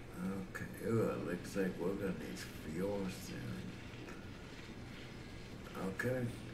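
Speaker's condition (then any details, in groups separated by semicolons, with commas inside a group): Cerebral palsy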